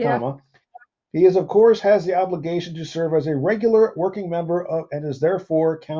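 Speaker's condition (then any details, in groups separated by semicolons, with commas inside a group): No condition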